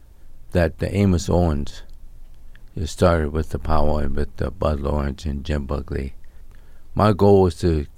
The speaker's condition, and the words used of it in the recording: ALS (motor neuron disease). And, you know, I get distracted by my voice sometimes, so it affects my train